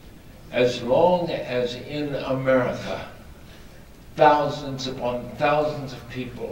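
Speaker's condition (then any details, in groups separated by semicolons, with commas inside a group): ALS; extremely weak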